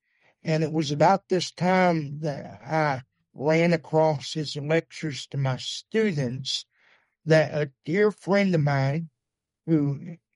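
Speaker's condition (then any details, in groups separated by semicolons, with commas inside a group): Cerebral palsy; uses wheelchair, pushed by friend Taylor during street evangelism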